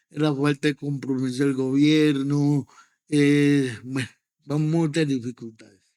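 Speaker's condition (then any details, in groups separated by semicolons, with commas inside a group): Cerebral palsy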